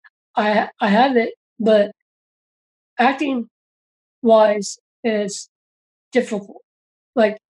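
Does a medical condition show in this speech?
Yes: Down syndrome; congenital, present from birth; used cue cards when first presenting.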